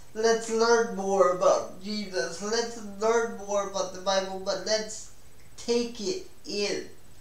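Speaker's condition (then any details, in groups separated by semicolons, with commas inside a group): Spastic cerebral palsy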